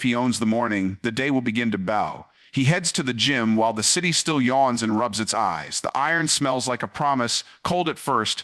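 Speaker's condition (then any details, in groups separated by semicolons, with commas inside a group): No condition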